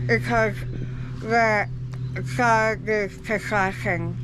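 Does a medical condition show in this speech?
Yes: jaw cancer surgery; tracheostomy.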